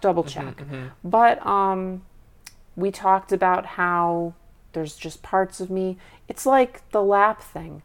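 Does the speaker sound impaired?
No.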